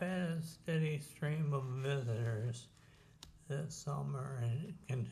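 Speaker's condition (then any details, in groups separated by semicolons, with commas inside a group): ALS; terminal, crippling disease; some speaking ability already lost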